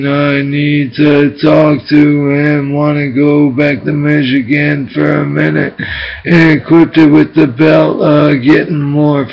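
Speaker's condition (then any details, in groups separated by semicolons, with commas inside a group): Brain injury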